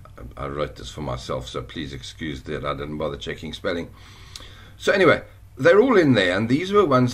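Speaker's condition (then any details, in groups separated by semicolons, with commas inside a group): No condition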